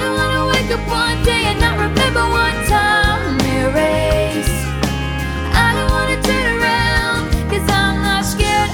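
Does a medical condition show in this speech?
No.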